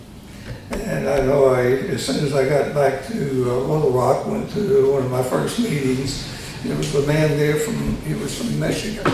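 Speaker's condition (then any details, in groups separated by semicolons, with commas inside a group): Tongue cancer surgery; both sides of tongue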